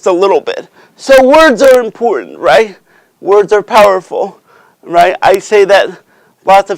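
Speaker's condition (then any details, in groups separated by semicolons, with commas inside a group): Cerebral palsy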